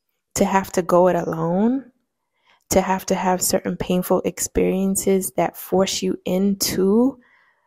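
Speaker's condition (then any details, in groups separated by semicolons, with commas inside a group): No condition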